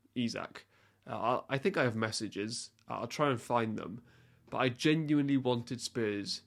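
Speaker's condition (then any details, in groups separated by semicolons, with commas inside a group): No condition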